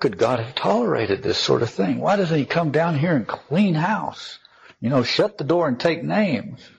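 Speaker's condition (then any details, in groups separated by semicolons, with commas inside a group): No condition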